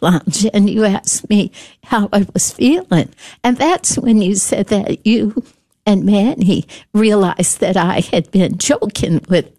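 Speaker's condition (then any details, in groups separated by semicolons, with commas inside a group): Spasmodic dysphonia; speech therapists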